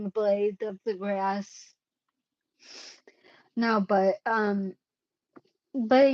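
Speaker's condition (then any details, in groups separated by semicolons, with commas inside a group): Cerebellar ataxia; caused by brain bleed, unsteady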